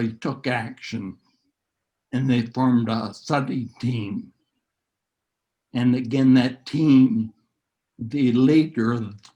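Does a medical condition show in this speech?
Yes: neurological disease.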